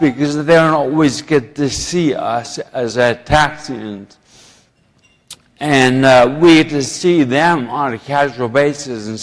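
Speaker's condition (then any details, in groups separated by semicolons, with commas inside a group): Ataxia; slurring and poor speech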